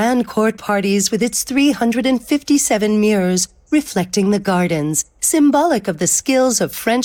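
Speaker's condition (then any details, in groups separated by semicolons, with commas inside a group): No condition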